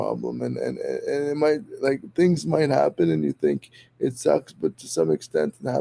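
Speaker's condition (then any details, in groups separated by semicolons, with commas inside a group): Cerebral palsy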